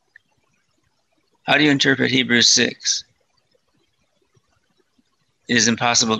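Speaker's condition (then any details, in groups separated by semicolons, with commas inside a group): Parkinson's disease, mild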